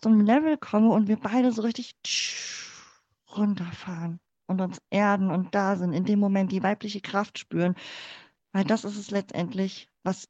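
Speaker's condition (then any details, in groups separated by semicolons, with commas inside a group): Cleft palate; congenital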